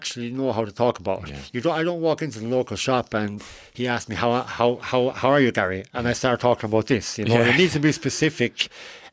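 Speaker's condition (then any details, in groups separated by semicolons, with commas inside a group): Cleft lip and palate; adult, age 41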